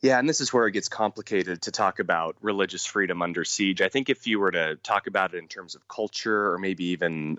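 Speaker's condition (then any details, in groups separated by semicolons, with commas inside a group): No condition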